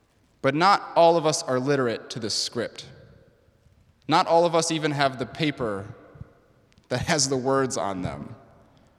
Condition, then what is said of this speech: None; typical speech.